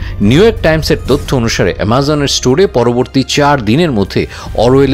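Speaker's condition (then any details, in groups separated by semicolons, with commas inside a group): No condition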